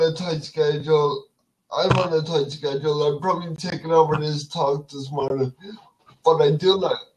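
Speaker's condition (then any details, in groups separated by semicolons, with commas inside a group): Cerebral palsy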